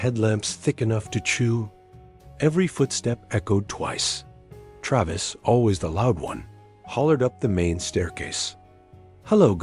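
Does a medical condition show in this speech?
No.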